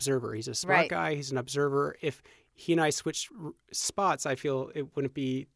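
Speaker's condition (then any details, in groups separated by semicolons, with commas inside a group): No condition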